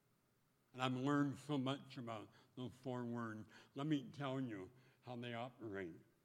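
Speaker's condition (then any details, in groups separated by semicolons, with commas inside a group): Speech impediment; 17 surgeries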